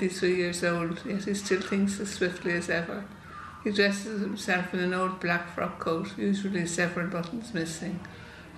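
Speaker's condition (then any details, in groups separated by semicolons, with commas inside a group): Parkinson's disease; Parkinson's nearly 12 years, began with right hand tremor and illegible handwriting, progressive; very slow walking, exaggerates steps per physiotherapist, Parkinson's clinic St. Vincent's, LSVT LOUD with Beth Armstrong; ran out of puff talking, voice petered off, sounded drunk or tired, cracked quivering, now louder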